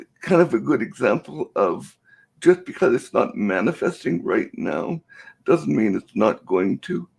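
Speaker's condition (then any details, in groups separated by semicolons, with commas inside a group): Cerebral palsy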